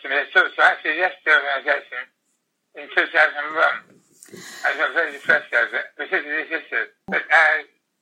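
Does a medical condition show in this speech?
Yes: tongue cancer, glossectomy; tongue cancer noticed 2 days after honeymoon, most of tongue removed; terminal, sent home to die after 2 weeks in hospice, pain under control, noisy machine; speech harder and harder after tongue removal, very slow.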